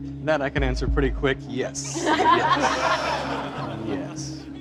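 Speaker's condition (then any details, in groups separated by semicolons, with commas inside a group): No condition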